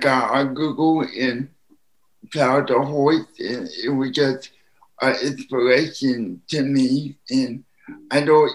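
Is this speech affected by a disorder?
Yes: spastic quadriplegic cerebral palsy; all four limbs affected, brain movement wiring underdeveloped, lifelong full-time wheelchair user; needs help eating, drinking, restroom and supplements, including on the course; speech noticeably affected, some verbal issues.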